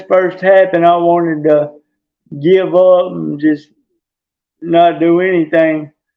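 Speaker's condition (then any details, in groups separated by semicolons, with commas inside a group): Traumatic brain injury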